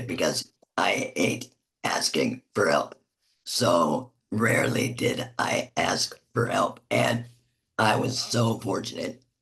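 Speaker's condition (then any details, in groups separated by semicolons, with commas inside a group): Laryngectomy; voice box removed, tracheal neck stoma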